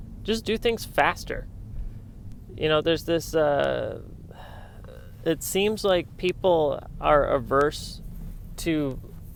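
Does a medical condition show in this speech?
No.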